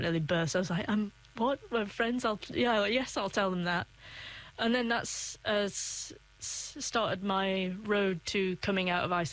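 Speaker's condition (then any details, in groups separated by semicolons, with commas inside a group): Stuttering; long hidden, formerly terrified of phone, joined British Stammering Association on advice of John, American who stutters; previously hid stutter, now stutters openly; prolonged sounds, blocks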